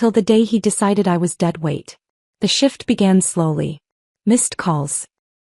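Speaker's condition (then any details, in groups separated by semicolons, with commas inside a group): No condition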